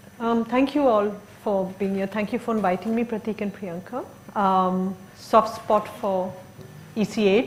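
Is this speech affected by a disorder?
No.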